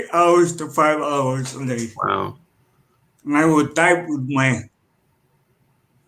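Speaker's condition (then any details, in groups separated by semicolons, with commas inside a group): Cerebral palsy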